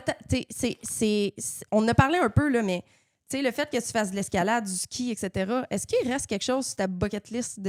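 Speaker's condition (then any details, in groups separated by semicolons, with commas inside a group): No condition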